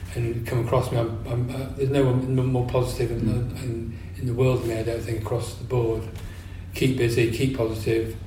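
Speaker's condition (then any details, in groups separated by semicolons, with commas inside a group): Parkinson's disease; walking affected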